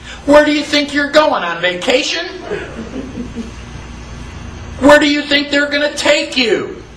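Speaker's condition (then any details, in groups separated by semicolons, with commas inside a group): No condition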